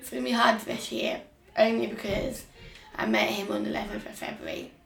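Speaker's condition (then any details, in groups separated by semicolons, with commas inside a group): Down syndrome; Down syndrome since birth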